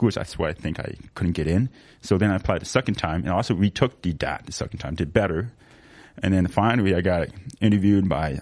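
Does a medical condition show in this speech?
Yes: severe to profound hearing loss; congenital sensorineural, severe to profound right, moderate to severe left, diagnosed at 2.5 years; cochlear implant right ear, implant plus hearing aid left, hearing aids from 2.5 for ten years; lost many language skills from late diagnosis.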